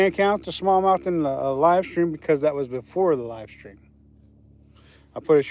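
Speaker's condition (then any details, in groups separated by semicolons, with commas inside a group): No condition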